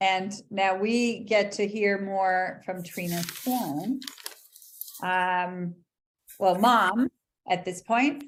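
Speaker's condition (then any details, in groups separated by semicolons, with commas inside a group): No condition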